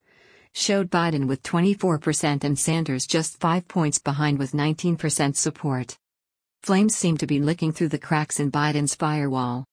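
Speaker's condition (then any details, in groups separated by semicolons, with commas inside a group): No condition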